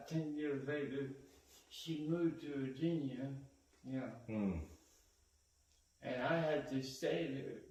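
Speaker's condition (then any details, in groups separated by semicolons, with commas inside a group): Cerebral palsy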